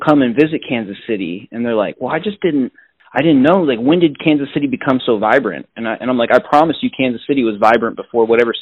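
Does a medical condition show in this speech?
No.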